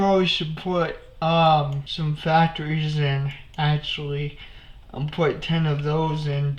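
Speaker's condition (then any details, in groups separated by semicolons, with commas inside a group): Cerebral palsy; only one hand usable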